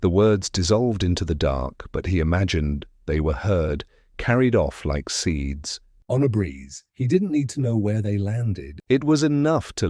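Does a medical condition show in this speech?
No.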